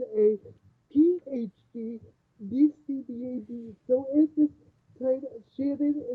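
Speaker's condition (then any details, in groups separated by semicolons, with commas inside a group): Cerebral palsy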